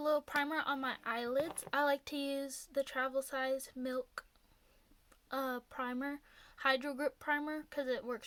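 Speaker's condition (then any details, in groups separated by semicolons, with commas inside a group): No condition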